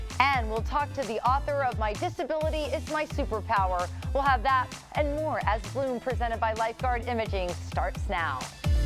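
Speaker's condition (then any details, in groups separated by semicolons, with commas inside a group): No condition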